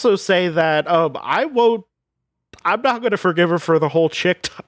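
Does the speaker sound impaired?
No.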